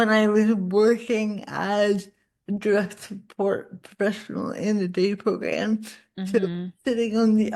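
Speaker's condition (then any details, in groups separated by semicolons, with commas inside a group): Cerebral palsy; spasticity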